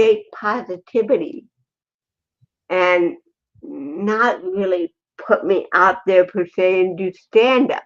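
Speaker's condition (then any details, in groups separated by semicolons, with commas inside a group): Cerebral palsy, athetoid and ataxic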